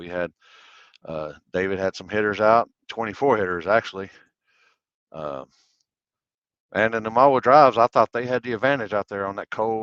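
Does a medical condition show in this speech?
No.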